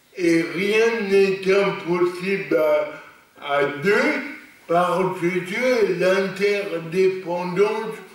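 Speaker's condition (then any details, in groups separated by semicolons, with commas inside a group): Cerebral palsy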